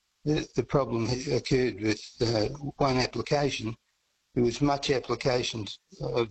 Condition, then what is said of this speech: Parkinson's disease. I'm sorry, I could just slipped the word.